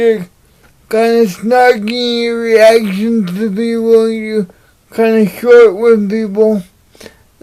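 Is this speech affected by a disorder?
Yes: cerebral palsy; unable to walk.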